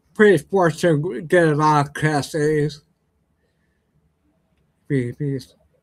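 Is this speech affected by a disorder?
Yes: ataxia; speech impediment.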